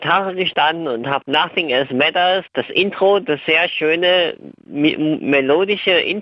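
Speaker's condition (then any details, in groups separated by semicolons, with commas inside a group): Cleft lip and palate, cleft lip, jaw and palate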